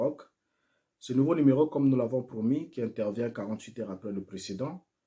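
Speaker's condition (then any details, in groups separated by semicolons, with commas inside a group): No condition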